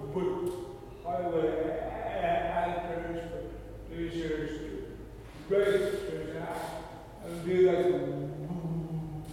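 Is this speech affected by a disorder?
Yes: cerebral palsy; stuttering, formerly worse, much improved.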